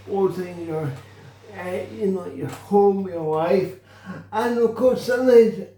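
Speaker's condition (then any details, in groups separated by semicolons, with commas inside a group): Cerebral palsy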